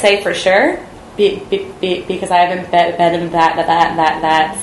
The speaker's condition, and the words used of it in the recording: Stuttering. And doing that, I found that like the best thing to make that happen is to stutter more.